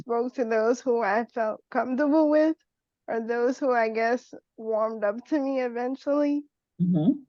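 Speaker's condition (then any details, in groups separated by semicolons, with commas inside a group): Cerebral palsy; wheelchair user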